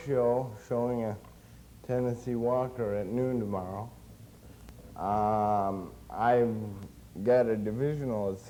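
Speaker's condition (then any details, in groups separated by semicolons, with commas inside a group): Cerebral palsy; since birth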